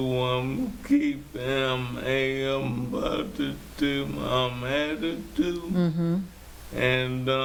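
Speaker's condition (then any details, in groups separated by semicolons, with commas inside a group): ALS; bulbar onset, leg and arm weakness; symptoms about three years before diagnosis; persistent hoarseness as first symptom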